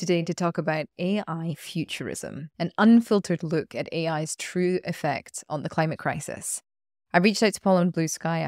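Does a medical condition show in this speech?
No.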